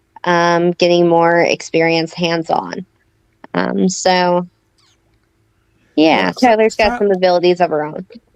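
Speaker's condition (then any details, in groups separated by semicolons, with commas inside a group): No condition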